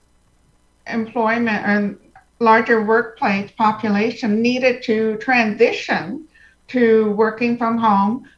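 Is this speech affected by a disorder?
Yes: profound hearing loss; congenital, present from birth.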